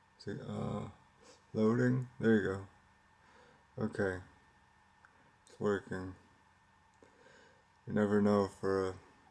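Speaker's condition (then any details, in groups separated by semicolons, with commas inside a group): Cerebral palsy, spastic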